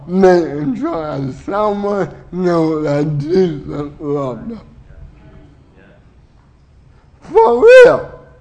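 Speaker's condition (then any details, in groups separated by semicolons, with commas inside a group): Cerebral palsy; uses wheelchair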